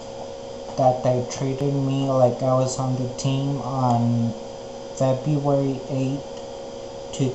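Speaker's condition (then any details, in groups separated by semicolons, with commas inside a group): Spinocerebellar ataxia; cerebellar degeneration, affects balance and voice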